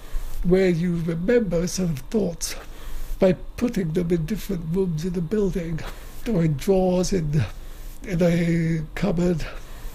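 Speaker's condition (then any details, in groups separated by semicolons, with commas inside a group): Motor neuron disease; wheelchair user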